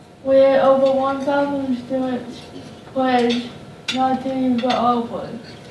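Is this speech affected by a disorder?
Yes: cerebral palsy.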